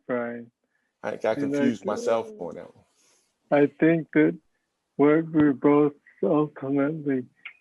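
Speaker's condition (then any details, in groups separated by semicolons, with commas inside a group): Parkinson's disease; speech sounds like mush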